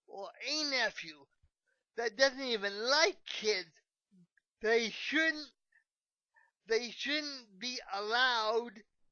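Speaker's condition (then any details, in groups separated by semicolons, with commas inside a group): Cerebral palsy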